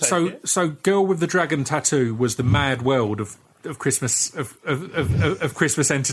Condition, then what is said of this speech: Stuttering. If I want help and can help my stammer, then great.